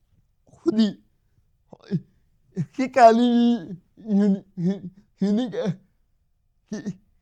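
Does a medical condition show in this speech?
Yes: cerebral palsy.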